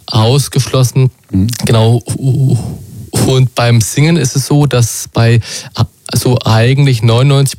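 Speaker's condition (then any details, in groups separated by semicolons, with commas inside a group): Stuttering; persistent stuttering, 21-year-old man; stuttering no longer a big problem for him, listeners initially irritated, may not recognize it; blocks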